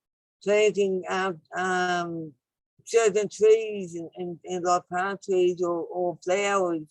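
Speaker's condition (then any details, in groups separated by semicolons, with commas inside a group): Acquired brain injury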